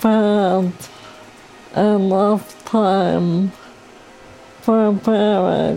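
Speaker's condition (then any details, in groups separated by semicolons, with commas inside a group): ALS; progressive, diagnosed at age 29, motorized wheelchair, almost fully paralyzed, can no longer type after fall; harder to understand, slow sentence production, mute when hurt, losing voice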